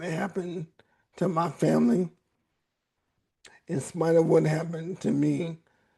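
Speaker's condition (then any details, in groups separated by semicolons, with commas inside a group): ALS; voice raspy at times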